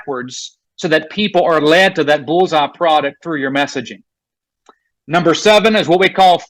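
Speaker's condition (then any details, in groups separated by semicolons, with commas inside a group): No condition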